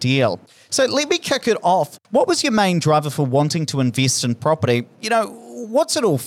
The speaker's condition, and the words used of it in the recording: None; typical speech.